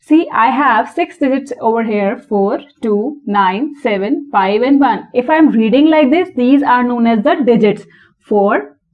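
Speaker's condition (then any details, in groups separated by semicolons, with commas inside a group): No condition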